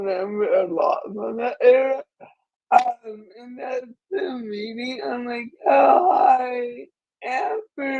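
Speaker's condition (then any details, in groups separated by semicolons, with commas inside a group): Cerebral palsy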